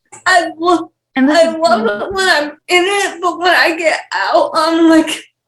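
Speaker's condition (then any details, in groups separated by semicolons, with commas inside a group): Cerebral palsy; wheelchair user; speech issues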